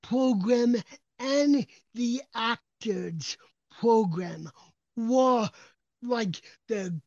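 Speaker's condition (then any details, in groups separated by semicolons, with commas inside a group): Cerebral palsy; disability not apparent to others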